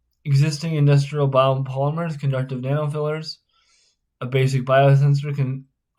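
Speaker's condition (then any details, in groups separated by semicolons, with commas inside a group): Spastic cerebral palsy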